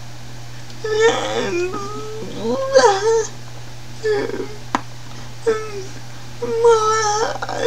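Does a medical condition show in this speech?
Yes: cerebral palsy.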